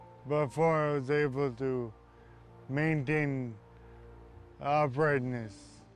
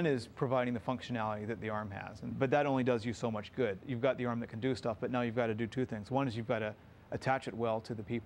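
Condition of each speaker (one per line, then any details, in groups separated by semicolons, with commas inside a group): Traumatic brain injury; could not speak at all, lost whole vocabulary
No condition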